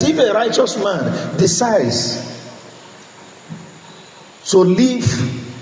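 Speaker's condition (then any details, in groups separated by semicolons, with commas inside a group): No condition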